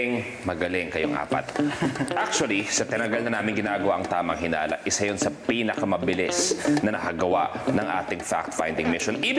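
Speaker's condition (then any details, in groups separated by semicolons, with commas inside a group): No condition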